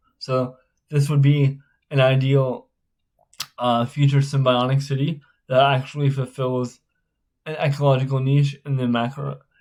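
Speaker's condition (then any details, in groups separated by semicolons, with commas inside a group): Spastic cerebral palsy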